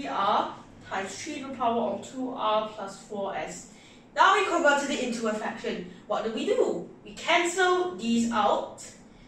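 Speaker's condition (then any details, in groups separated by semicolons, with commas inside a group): No condition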